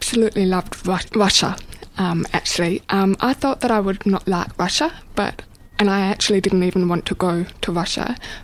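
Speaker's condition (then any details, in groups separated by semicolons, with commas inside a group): Deafness, born deaf; uses spoken English and Auslan (Australian sign language), signing since age 16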